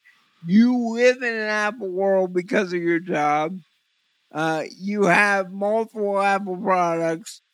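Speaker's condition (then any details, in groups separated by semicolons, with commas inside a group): Cerebral palsy; visual focusing difficulty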